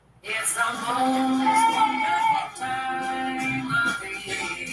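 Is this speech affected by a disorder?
No.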